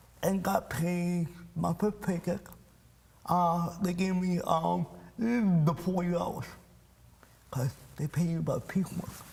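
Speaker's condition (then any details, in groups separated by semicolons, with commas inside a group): Cerebral palsy; from birth; speech impairment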